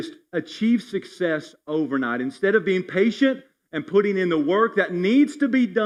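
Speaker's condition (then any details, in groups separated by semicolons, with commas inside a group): No condition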